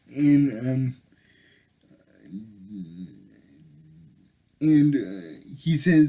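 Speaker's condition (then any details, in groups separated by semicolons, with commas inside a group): Cerebral palsy; able to speak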